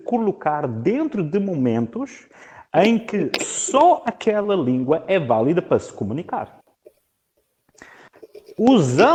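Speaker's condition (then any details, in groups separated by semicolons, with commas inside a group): No condition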